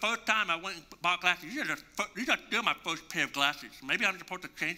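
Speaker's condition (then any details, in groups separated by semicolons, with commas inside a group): Deafness; congenital, 80% hearing loss since birth, relies on lip reading; masks over lips block understanding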